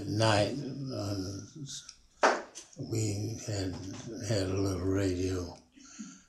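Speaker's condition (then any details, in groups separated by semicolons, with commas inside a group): Parkinson's; about 5 years since onset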